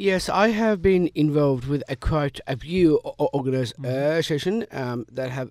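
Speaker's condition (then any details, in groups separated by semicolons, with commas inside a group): Down syndrome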